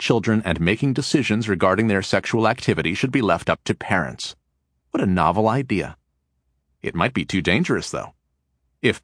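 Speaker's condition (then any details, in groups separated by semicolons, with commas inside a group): No condition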